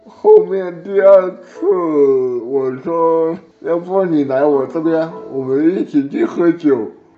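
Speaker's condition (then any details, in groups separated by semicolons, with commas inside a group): Cerebral palsy; early rehabilitation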